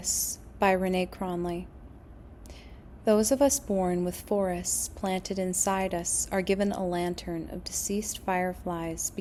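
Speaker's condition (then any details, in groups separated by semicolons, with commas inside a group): No condition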